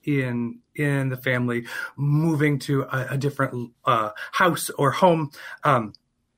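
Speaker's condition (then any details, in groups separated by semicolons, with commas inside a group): Stuttering; developmental stutter, onset around age three, persisted into adulthood, received speech therapy; stutters openly, comfortable with stuttering; repeated words, prolonged sounds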